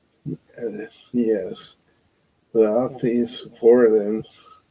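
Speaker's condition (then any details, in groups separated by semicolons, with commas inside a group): Parkinson's disease; loses train of thought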